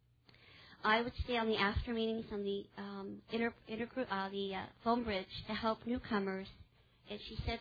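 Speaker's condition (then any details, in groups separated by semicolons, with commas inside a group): Cleft palate; congenital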